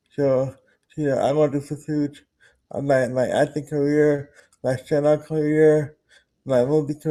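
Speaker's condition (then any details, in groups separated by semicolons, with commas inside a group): Cerebral palsy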